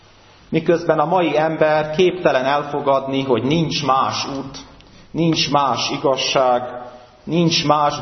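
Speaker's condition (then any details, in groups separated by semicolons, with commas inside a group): No condition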